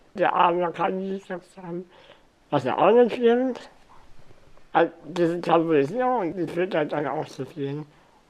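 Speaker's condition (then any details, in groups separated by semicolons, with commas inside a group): Spinal muscular atrophy; neuromuscular disease; barely able to move, full sensation retained, age 48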